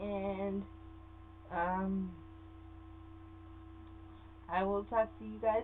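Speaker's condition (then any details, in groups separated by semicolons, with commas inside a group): Cerebral palsy; sometimes affected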